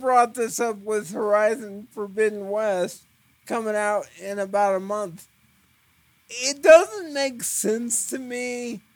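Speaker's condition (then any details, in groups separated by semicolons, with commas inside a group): Cerebral palsy; trouble focusing eyes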